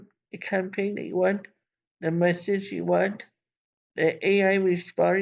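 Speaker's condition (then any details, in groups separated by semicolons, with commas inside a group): Cerebral palsy; from birth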